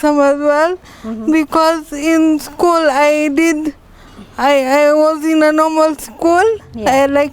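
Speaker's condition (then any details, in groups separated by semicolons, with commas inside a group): Cerebral palsy; from birth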